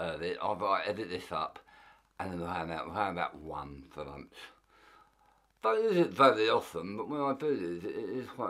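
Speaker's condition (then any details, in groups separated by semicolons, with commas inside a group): Tongue cancer; half tongue removed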